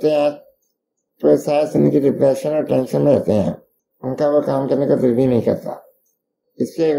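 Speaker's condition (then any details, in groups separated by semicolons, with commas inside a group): Duchenne muscular dystrophy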